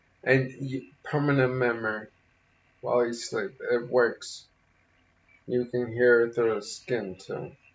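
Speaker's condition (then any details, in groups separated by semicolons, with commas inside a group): Multiple sclerosis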